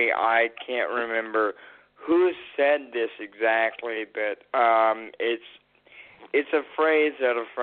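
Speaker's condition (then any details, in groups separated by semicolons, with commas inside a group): Cerebral palsy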